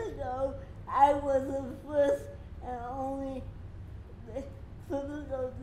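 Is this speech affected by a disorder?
Yes: cerebral palsy.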